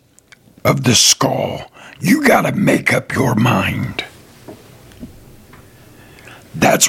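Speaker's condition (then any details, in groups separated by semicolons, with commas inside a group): Throat cancer, partial laryngectomy; sick 3 years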